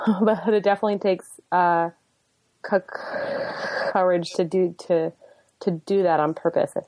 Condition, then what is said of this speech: Stuttering. Few weeks or so, I've almost been feeling like a different stutterer, because I've been having blocks where like I like truly feel like I